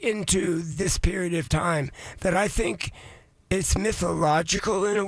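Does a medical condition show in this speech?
Yes: voice changed after vocal cord surgery; voice changed since surgery, likened to Miles Davis after surgery, may sound less clear.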